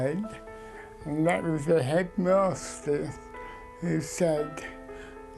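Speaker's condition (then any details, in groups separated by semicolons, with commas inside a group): Cerebral palsy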